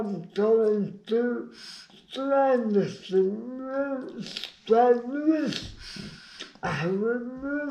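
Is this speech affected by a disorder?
Yes: brain injury.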